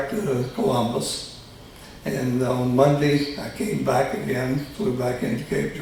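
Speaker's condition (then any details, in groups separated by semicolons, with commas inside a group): Tongue cancer surgery; both sides of tongue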